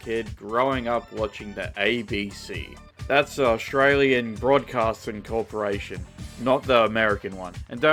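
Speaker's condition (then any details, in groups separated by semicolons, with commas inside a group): No condition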